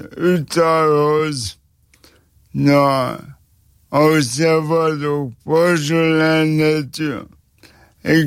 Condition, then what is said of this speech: ALS (motor neuron disease). Mais le problème, c'est que le rhume m'empêche encore plus de parler.